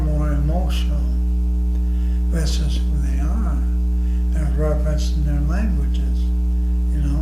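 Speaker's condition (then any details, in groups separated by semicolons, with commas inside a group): ALS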